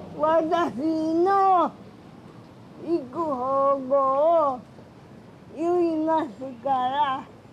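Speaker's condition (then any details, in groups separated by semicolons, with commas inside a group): Cerebral palsy; severe, only mouth moves, cannot sit unaided, wheelchair; age 42; unfamiliar listeners confused at first, understood after a while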